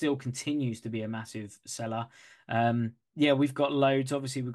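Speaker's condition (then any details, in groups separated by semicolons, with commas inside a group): No condition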